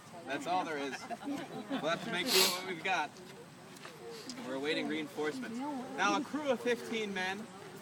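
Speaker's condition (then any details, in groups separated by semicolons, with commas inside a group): No condition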